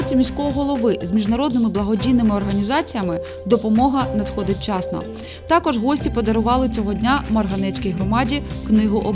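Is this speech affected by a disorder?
No.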